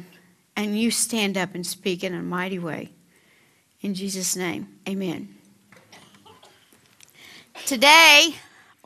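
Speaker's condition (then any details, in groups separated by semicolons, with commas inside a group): No condition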